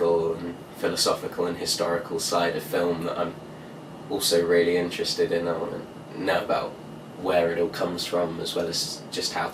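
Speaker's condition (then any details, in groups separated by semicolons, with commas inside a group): No condition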